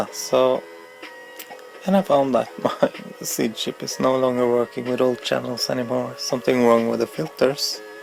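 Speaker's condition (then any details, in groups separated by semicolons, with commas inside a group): No condition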